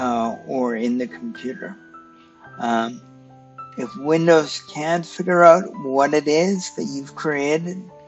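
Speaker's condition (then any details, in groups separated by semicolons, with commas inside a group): Cerebral palsy; stiff muscles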